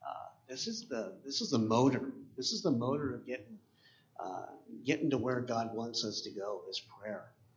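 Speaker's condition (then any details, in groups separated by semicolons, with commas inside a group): Cleft palate; congenital cleft palate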